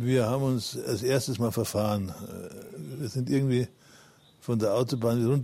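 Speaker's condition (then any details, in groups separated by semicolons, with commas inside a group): Parkinson's disease; almost no tremor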